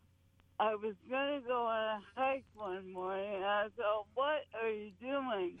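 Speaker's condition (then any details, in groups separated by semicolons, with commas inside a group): ALS; great difficulty speaking, speech garbled, still talking and swallowing food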